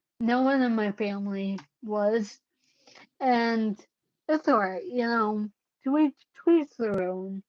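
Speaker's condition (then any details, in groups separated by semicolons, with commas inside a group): Cerebellar ataxia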